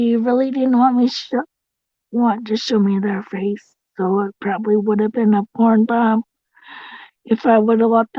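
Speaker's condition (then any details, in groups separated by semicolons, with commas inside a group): Cerebral palsy; tracheotomy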